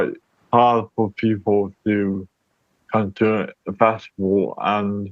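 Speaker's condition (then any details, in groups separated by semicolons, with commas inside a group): Cerebral palsy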